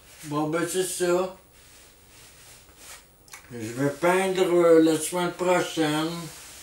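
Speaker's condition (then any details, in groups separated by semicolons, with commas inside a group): Traumatic brain injury; surgery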